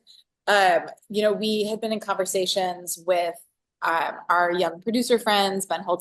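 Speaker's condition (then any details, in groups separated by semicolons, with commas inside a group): No condition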